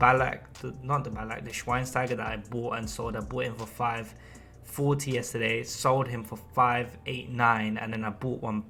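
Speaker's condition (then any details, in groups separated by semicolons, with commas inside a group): No condition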